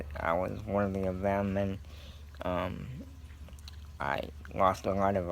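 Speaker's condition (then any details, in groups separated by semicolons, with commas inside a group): Cerebral palsy; scoliosis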